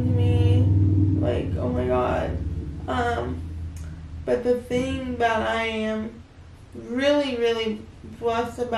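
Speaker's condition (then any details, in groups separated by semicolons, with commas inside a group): Cerebral palsy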